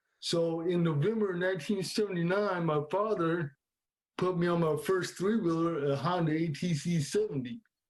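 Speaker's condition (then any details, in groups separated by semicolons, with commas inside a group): Cerebral palsy; present from birth, affects legs, arms, hands; speech affected, may sound different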